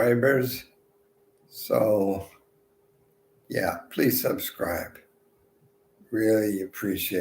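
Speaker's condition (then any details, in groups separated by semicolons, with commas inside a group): Multiple sclerosis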